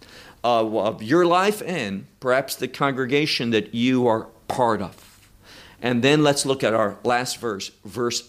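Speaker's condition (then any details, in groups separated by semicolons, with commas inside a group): No condition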